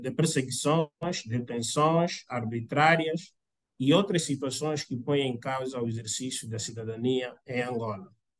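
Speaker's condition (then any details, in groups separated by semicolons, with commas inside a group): No condition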